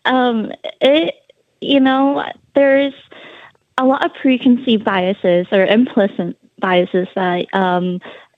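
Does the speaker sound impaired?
Yes: cleft lip and palate; cleft lip and cleft palate from birth, 14 surgeries to repair.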